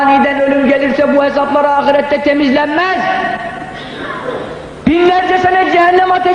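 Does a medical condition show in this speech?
No.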